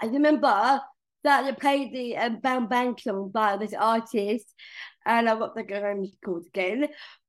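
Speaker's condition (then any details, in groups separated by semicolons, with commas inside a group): Down syndrome; major heart surgery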